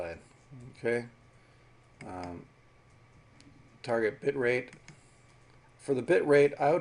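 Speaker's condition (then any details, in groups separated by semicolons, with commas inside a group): No condition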